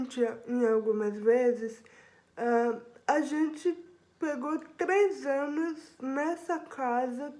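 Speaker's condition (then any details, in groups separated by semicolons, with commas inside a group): Cerebral palsy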